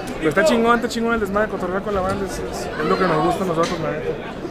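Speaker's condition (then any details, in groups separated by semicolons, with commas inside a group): No condition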